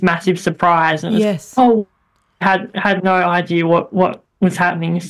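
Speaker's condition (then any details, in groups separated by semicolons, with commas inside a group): Bilateral cleft lip and palate; as child hard to understand, squeaky, very airy, nasal voice, speech hindered drama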